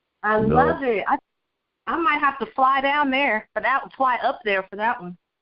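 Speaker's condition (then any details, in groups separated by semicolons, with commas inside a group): No condition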